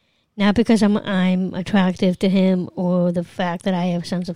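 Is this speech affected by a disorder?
Yes: Down syndrome; trisomy 21, congenital.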